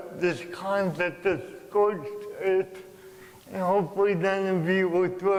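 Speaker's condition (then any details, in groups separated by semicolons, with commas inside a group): Cerebral palsy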